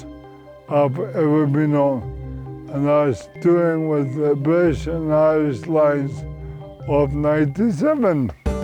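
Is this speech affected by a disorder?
Yes: motor neurone disease.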